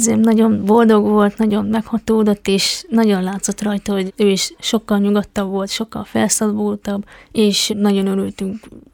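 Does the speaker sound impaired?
Yes: deafness; congenital, found at age one, device with surgery at 2.5, eight ear operations (3 left, 5 right) until ten; tried signing with Japanese sign-language users at the competition.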